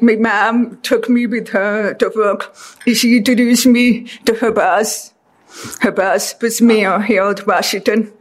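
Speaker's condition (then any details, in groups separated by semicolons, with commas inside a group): Deafness; deaf since childhood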